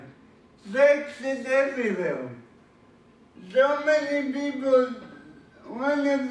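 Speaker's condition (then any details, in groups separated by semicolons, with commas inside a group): Cerebral palsy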